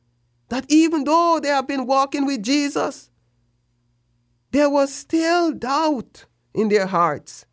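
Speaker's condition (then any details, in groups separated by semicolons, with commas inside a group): No condition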